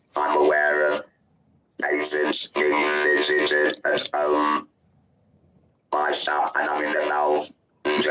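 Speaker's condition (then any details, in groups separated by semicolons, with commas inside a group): Laryngectomy; laryngectomy for larynx cancer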